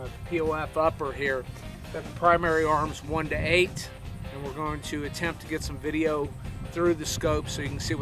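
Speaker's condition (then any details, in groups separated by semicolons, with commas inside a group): No condition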